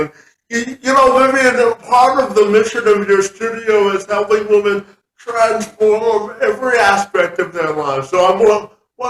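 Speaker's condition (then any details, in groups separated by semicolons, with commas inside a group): Cerebral palsy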